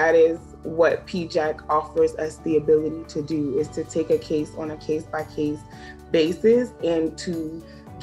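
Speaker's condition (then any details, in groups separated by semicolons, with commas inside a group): No condition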